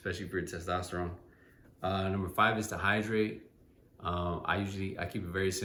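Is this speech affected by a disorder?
No.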